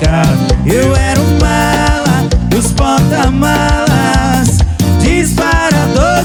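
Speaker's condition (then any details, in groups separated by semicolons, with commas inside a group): No condition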